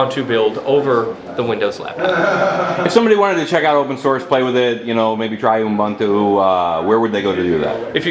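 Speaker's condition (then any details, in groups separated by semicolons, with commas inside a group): No condition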